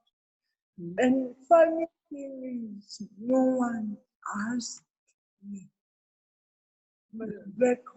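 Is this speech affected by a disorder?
Yes: cerebral palsy; therapy from six months old.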